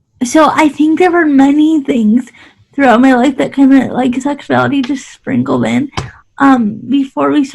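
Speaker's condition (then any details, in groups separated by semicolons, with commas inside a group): Cerebral palsy; quadriplegic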